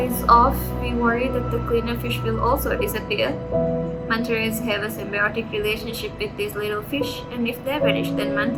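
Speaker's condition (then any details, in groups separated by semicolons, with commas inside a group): No condition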